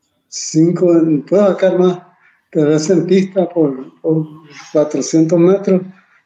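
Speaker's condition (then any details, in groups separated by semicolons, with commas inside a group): Parkinson's disease; onset around age 29, 23 years since onset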